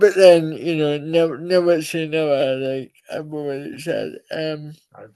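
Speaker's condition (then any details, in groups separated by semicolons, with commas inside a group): Cerebral palsy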